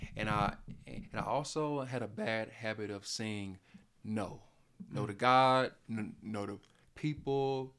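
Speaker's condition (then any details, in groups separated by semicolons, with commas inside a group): Stuttering; only stutterer on either mother's or father's side of family; still stutters; stutters when talking, speech problem audible, cannot be hidden when speaking; repeated words, blocks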